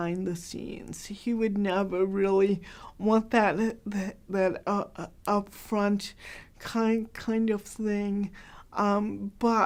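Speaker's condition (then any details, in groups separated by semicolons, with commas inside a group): Cerebral palsy; very mild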